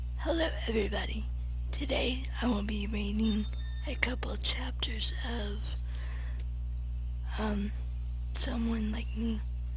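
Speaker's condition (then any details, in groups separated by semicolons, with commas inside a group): Cerebral palsy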